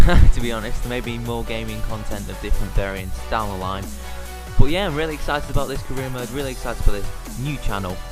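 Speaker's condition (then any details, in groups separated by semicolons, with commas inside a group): No condition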